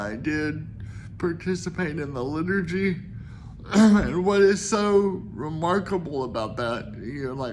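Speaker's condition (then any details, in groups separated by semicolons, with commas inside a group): Cerebral palsy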